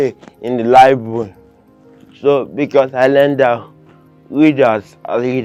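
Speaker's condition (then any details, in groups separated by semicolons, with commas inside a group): Cerebral palsy, severe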